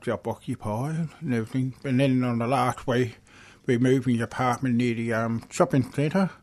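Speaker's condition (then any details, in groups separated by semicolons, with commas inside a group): Deafness; asks others to speak slowly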